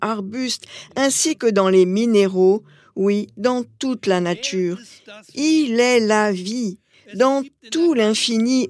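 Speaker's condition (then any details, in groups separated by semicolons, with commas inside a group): No condition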